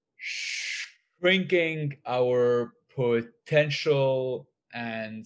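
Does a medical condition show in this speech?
Yes: stutter; stutter from birth, neurological, severe growing up in Lebanon, avoided speaking; still stutters, breathing technique to control stutter, Toastmasters, speaking practice with strangers; blocking, getting stuck on words for long periods, worse in some periods; here prolonged sounds, blocks.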